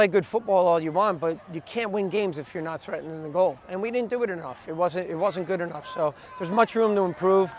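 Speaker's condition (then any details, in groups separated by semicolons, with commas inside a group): No condition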